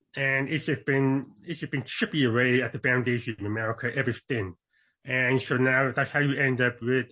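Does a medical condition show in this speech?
Yes: deafness; congenital deafness, born deaf, mainstreamed into hearing schools as child; deaf accent, tries to speak as clearly as possible.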